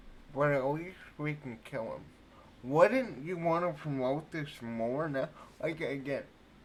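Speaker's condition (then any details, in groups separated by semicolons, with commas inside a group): Cerebral palsy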